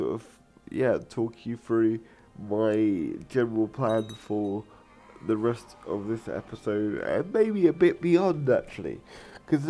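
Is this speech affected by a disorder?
Yes: cerebral palsy.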